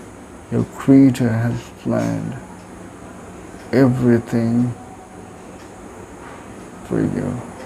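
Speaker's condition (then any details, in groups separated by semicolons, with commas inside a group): Cerebral palsy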